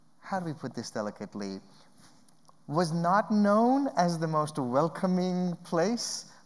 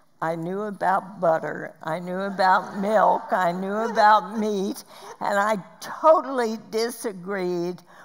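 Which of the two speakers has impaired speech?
The second: spasmodic dysphonia; Botox injections, about 26 years since onset; voice loss, breaks mid-sentence like tiny cough.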